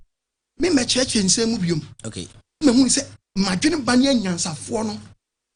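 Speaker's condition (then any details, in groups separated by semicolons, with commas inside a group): No condition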